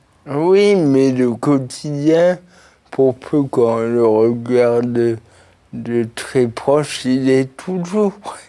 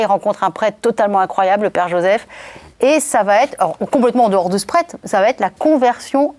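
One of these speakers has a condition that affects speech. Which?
The first: cerebral palsy; since birth, birth injury.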